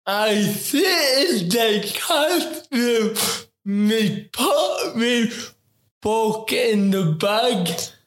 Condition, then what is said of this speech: Cerebral palsy. I have a packet of which infect my talking, my movement,